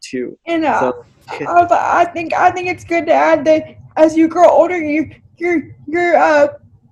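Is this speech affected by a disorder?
Yes: cerebral palsy.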